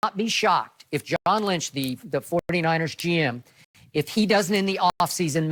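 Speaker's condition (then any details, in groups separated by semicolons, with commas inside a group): No condition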